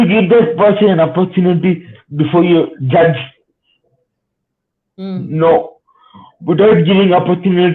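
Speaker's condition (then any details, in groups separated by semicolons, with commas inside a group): Cerebral palsy; spastic type, very tight muscles, from birth, types with one finger; slow speech, formerly very impaired, 10-15 years to master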